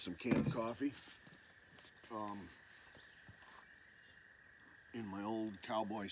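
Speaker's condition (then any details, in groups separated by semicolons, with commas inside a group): No condition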